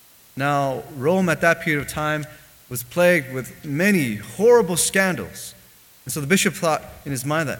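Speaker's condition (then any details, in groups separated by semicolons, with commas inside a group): No condition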